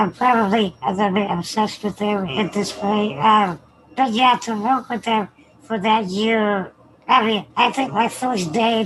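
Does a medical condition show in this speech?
Yes: spinal muscular atrophy; wheelchair.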